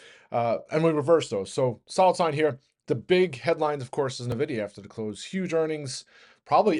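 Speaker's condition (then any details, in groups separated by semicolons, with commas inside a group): No condition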